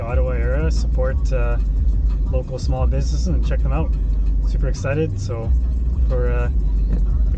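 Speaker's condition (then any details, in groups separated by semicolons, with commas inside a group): No condition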